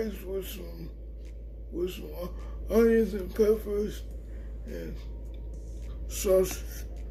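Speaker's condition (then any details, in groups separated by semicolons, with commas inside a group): Cerebral palsy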